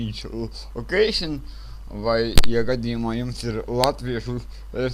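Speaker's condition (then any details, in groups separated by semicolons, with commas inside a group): Cerebral palsy; since birth; speech not very clear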